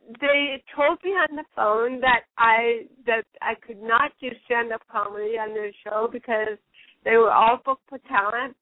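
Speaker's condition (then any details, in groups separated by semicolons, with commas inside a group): Cerebral palsy; since birth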